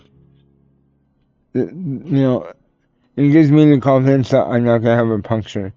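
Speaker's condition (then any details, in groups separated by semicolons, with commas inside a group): Cerebral palsy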